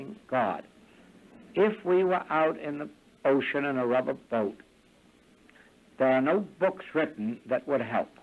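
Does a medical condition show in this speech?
No.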